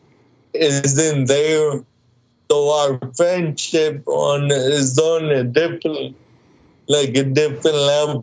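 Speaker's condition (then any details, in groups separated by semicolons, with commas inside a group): Cerebral palsy, mild; light case, muscles weak but working, cognition unaffected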